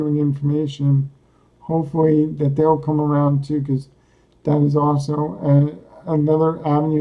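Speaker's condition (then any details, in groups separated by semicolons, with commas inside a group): Cerebral palsy; speaks coherently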